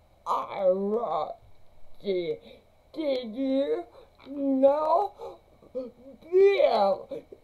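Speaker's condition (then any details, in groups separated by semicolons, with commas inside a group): Cerebral palsy; since birth, difficult birth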